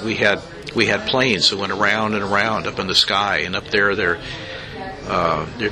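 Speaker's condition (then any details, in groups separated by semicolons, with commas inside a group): No condition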